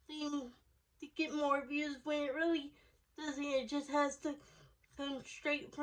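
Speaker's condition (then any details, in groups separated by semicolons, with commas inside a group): Cerebral palsy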